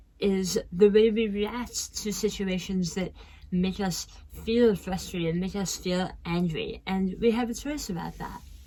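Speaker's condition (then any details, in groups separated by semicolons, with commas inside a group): Tongue cancer; speech impediment, drinks shakes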